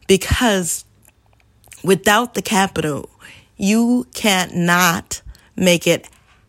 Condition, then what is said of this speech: Stuttering. I am a stutterer, so I will stumble across some words, sometimes more than others, and it's okay.